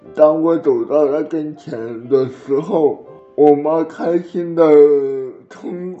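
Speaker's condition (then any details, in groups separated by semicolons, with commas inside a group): Cerebral palsy; has played basketball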